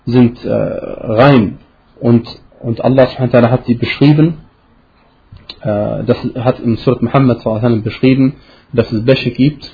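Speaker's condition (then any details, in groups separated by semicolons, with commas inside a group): No condition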